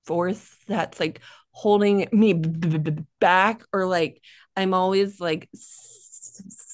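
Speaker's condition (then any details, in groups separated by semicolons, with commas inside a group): Stuttering; stutter since childhood, more severe when younger, quiet child avoiding speaking, NSA workshop in Fort Lauderdale; still stutters, no problems communicating at work, growing confidence; more comfortable the more people spoken to, sound repetitions; prolonged sounds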